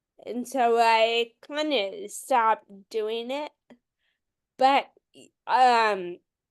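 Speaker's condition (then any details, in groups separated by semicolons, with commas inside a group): Friedreich's ataxia; genetic neuromuscular disease, teen onset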